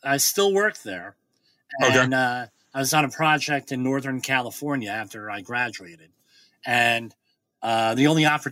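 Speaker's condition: Bilateral cleft lip and palate

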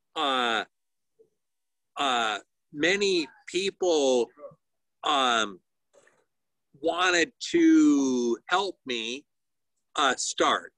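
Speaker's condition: Aphasia; initially no talking, now halting telegraphic speech, many fillers and pauses, missing words

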